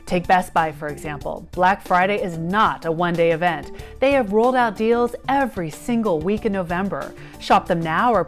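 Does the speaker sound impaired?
No.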